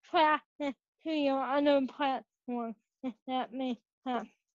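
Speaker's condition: Cerebral palsy; present from birth; age 21

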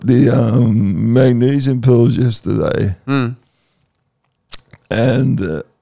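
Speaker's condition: Cerebral palsy; second COVID vaccine dose, Pfizer chosen on doctor's advice over AstraZeneca due to blood clot risk

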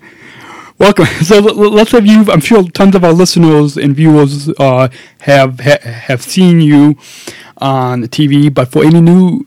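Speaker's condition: Stuttering; repeated sounds, prolonged sounds

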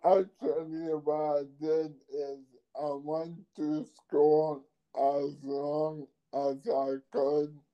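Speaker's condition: ALS; hard to hear

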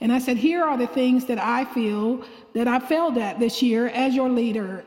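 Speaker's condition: No condition

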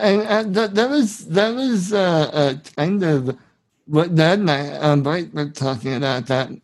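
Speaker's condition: Spinal muscular atrophy, severe; genetic

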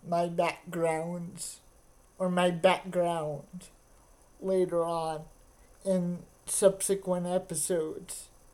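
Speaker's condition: Cerebral palsy; wheelchair user

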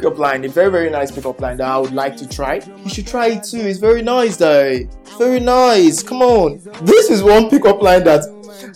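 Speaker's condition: No condition

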